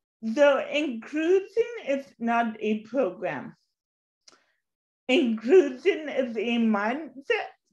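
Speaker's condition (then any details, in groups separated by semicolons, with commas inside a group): Cerebral palsy; since birth, walks with walker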